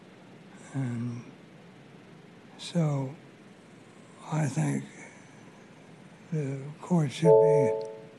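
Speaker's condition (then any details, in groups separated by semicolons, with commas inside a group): Parkinson's disease; about 20 years since onset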